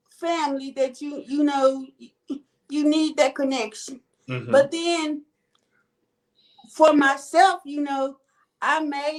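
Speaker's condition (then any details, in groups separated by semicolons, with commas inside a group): Cerebral palsy; quadriplegic type, all four limbs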